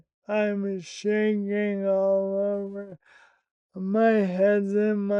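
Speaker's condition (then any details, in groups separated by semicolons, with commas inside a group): Primary lateral sclerosis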